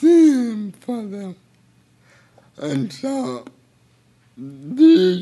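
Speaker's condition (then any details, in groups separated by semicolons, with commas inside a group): Cerebral palsy; a little difficult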